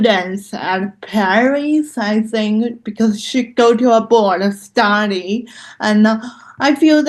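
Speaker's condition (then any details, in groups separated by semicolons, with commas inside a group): Cerebral palsy; loss of muscle control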